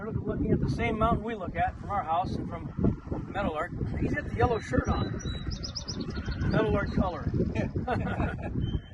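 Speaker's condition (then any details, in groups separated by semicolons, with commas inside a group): No condition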